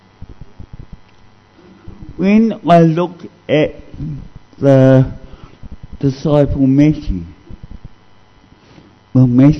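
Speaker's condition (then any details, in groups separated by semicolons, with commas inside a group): Cerebral palsy; discovered at age 2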